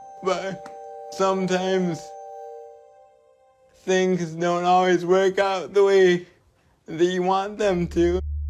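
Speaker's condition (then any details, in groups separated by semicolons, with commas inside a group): Cerebral palsy; doctors predicted may never speak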